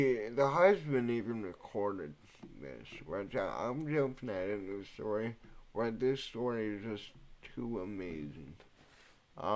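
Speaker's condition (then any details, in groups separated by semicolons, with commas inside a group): Cerebral palsy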